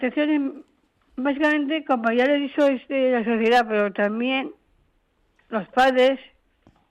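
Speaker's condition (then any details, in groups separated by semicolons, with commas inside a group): Down syndrome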